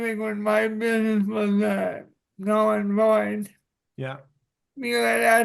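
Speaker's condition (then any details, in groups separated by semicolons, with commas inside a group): Cerebral palsy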